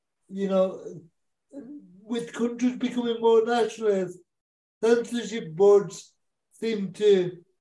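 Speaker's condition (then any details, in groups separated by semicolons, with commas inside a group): Cerebral palsy; cerebral palsy since childhood, uses a wheelchair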